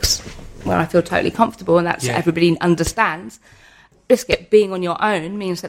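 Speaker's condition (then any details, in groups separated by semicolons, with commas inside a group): Tourette's syndrome; neurological, basal ganglia, motor and vocal tics, intensified in early 20s, wheelchair user, independent with support; tics fluctuate unpredictably, worse with heightened emotion, continue when alone, strapped in when performing; frequent vocal tics interrupting speech, hedgehog, sausage, cats, occasional longer phrase tics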